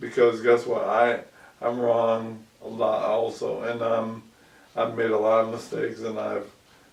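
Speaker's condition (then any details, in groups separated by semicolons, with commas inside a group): ALS; about 2 years since onset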